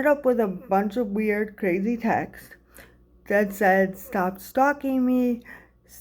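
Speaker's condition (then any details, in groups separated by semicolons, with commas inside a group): Cerebral palsy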